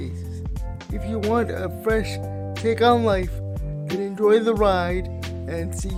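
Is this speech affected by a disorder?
Yes: cerebral palsy.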